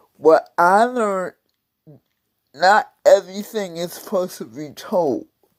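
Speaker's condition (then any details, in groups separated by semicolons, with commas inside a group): Cerebral palsy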